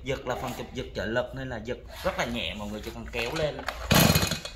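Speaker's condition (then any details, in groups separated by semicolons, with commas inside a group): No condition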